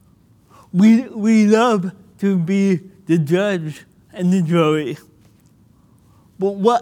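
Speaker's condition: Cerebral palsy; childhood physical

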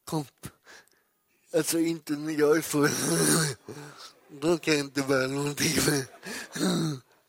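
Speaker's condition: Cerebral palsy; legs move involuntarily

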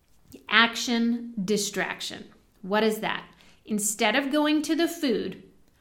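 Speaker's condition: No condition

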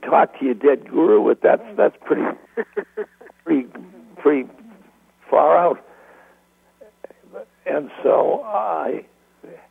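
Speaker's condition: Expressive aphasia; caused by stroke, partial paralysis; keeps silence in lectures, no longer explains it, announces aphasia to audience

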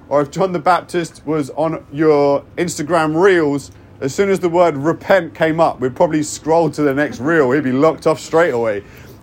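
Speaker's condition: No condition

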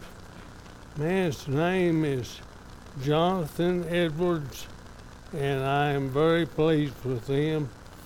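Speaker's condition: ALS; somewhat affected, evident today

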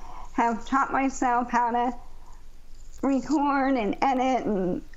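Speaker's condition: ALS; used amplifier much of the time to be heard

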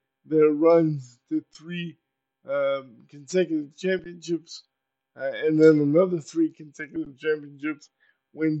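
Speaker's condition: Cerebral palsy; uses power wheelchair

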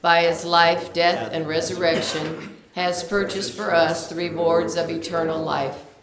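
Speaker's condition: No condition

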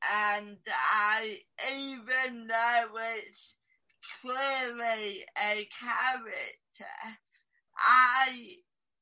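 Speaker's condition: Cerebral palsy; speech affected, missed out on jobs because of how speaks

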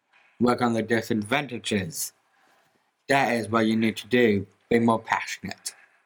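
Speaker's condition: Down syndrome; also autism

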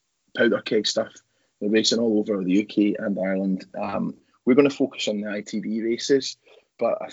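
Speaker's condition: No condition

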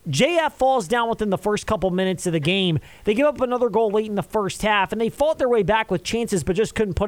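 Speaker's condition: No condition

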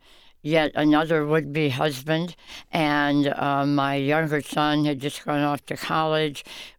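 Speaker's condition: Oral cancer, half tongue removed, partial glossectomy; half tongue and part jaw removed

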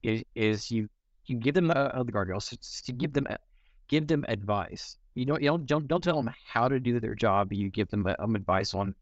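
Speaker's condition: Stuttering; disfluencies may sound like audio buffering; repeated sounds, repeated words

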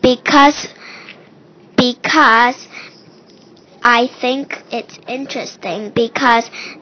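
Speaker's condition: No condition

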